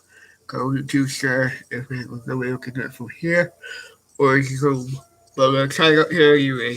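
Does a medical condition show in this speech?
Yes: cerebral palsy.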